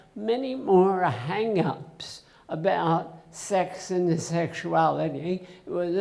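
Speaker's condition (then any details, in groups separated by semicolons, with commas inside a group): Essential tremor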